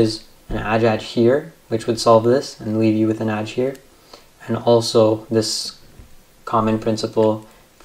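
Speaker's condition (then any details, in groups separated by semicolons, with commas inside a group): No condition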